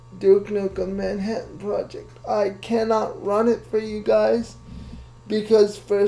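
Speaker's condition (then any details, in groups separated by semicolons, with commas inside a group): Cerebral palsy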